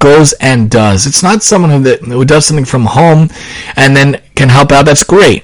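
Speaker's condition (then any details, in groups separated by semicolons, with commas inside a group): No condition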